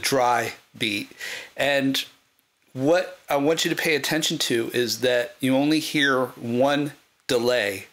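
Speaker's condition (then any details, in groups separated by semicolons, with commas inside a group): No condition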